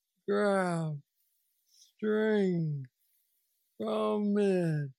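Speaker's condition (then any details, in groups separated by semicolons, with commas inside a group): Parkinson's disease; about 9 years since diagnosis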